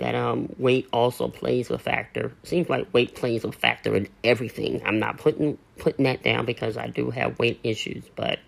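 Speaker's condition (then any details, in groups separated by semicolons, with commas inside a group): Cleft lip and palate; surgically repaired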